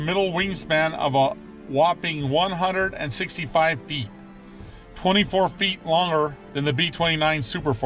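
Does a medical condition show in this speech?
No.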